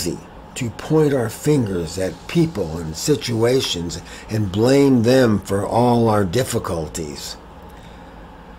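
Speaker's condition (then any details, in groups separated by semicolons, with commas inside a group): No condition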